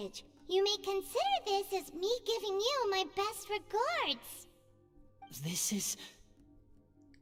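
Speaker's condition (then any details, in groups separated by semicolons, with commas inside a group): No condition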